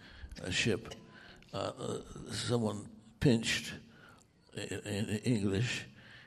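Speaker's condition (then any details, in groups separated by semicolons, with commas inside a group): Parkinson's; over 14 years since onset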